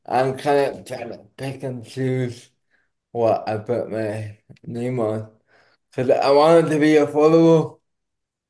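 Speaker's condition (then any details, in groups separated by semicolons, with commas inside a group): Cerebral palsy; not slurred, per host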